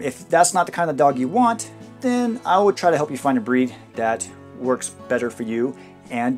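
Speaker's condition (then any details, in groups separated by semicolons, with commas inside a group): No condition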